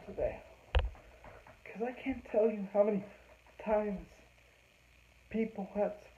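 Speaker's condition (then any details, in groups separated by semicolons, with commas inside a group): Cerebral palsy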